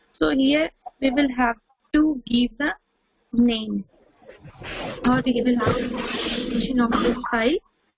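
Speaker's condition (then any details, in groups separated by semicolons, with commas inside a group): No condition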